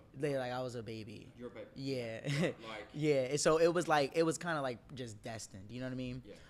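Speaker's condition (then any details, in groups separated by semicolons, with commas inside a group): No condition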